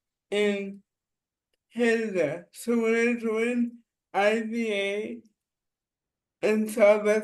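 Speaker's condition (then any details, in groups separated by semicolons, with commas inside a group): Disability affecting muscles; speech impairment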